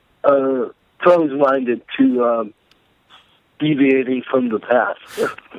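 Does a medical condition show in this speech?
Yes: cerebral palsy; present since birth; may sound drunk.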